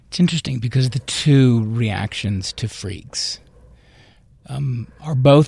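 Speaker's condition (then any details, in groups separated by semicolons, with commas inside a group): No condition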